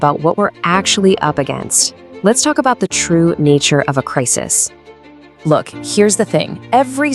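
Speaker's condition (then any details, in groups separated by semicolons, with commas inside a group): No condition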